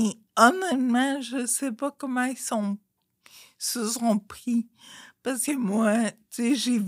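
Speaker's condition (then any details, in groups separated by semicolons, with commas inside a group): Friedreich's ataxia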